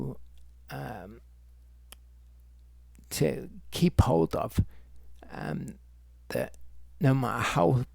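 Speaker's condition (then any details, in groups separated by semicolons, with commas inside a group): Multiple sclerosis; difficulty speaking any words, no longer able to teach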